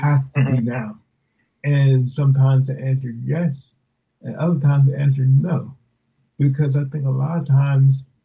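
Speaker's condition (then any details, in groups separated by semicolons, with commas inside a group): Cerebral palsy; speech affected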